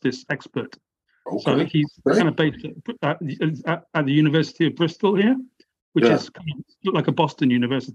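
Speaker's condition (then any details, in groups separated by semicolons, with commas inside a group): Stammer; stammer causing blocks; stammer barely noticeable in relaxed, open conversation; stammer worse under stress and strategized answers, avoided speaking in court because of it; repeated sounds, blocks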